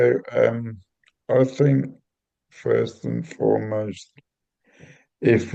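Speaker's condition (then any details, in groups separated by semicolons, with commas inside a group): Cerebral palsy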